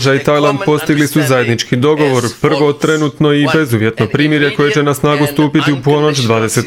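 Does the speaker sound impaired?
No.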